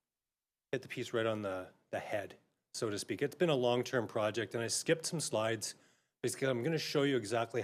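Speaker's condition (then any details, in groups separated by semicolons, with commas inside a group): No condition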